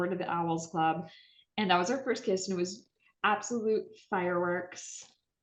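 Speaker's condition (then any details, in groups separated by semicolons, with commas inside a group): No condition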